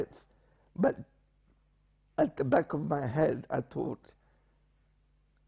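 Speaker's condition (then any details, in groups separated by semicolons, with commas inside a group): Spastic paraplegia with essential tremor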